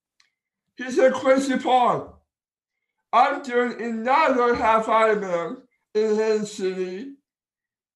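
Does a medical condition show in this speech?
Yes: Down syndrome.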